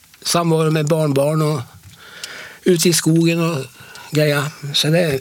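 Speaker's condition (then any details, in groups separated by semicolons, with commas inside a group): Parkinson's disease; Parkinson 18 years before transplant, study, nearly 8 million stem cells transplanted into brain, Håkan Widner; over 3 years post transplant, treatment finished, improved, body no longer sluggish, feels well, no pain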